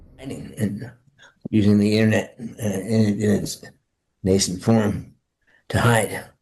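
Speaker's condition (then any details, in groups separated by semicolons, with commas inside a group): Parkinson's disease; young onset, began with finger tremor, tremors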